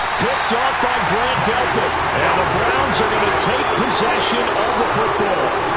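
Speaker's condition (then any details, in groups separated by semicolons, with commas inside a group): No condition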